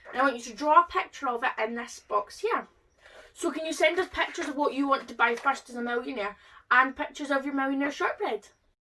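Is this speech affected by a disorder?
No.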